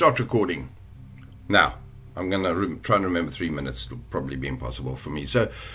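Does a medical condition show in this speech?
No.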